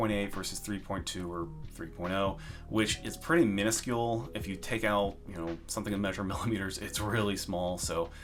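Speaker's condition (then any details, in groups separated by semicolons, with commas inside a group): No condition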